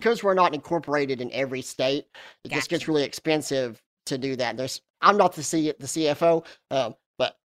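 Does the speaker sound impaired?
Yes: cleft lip and palate.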